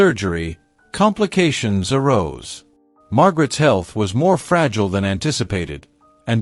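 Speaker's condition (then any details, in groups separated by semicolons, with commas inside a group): No condition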